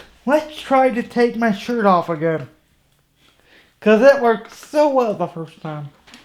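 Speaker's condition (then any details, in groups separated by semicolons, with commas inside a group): Cerebral palsy; from birth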